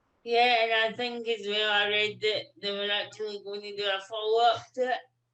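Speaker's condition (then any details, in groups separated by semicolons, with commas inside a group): Cerebral palsy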